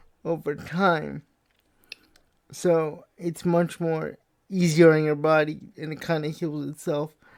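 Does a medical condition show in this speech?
Yes: cerebral palsy.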